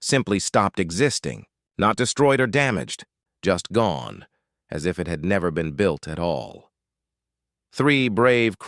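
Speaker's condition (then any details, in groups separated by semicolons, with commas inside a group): No condition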